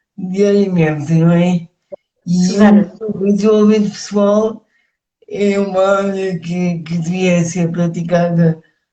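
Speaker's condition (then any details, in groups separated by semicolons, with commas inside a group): Cerebral palsy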